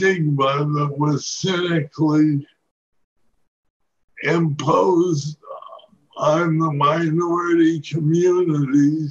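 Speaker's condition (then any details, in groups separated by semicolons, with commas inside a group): Parkinson's disease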